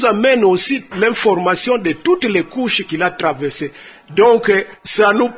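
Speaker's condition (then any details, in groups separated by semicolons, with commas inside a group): No condition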